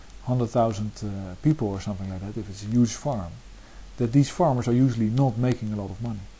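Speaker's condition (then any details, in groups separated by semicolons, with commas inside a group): No condition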